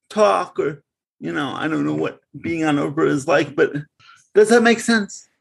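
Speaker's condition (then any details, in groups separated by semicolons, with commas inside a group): Cerebral palsy; congenital cerebral palsy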